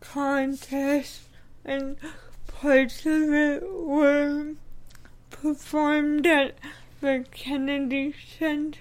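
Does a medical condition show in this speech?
Yes: cerebral palsy; working with speech therapist, rehearses comedy material repeatedly.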